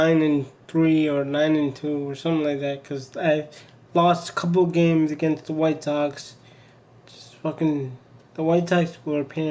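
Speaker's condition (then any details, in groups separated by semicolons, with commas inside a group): Cerebral palsy; from birth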